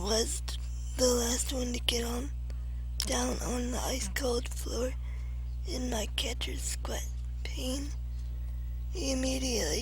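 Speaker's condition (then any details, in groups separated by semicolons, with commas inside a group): Cerebral palsy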